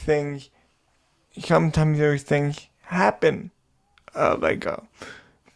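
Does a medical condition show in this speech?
Yes: cerebral palsy; cerebral palsy diagnosed when young, wheelchair user; worries about stuttering when recording.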